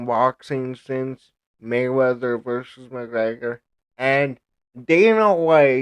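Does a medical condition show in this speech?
Yes: cerebral palsy.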